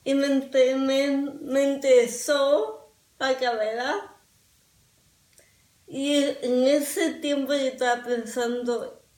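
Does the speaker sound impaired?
Yes: cerebral palsy; speech affected, improves with exercise and speech therapy but never normal, sounds drunk, talks a lot.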